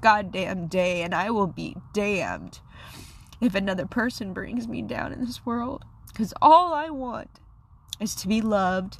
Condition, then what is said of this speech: No condition.